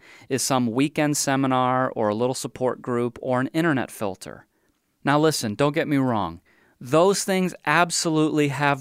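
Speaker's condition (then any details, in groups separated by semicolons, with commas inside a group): No condition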